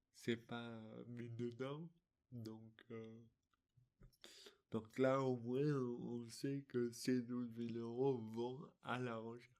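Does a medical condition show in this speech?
Yes: dystonia; articulation difficulties.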